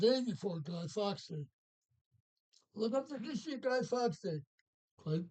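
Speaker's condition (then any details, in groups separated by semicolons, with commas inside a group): Parkinson's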